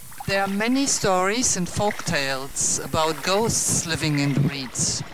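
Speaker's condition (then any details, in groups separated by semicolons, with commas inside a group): No condition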